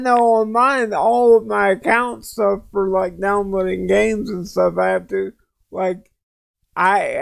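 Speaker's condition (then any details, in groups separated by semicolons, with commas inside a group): Cerebral palsy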